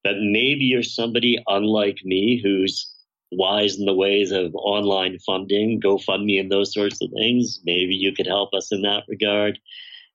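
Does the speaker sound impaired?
Yes: bilateral cleft lip and palate, severe; voice very distorted in childhood, hardly understandable, huge palate cleft, singing helped develop voice.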